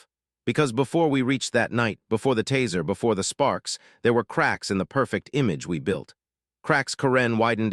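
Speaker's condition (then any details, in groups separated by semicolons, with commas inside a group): No condition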